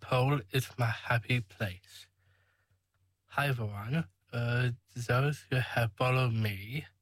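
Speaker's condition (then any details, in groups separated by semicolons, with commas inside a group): Down syndrome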